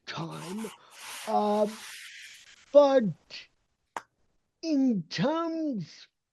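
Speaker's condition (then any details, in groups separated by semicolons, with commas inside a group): Cerebral palsy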